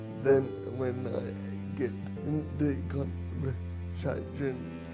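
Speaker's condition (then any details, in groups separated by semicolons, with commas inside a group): Cerebral palsy; birth injury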